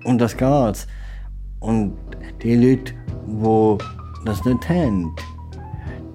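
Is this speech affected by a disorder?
Yes: Down syndrome; age 30.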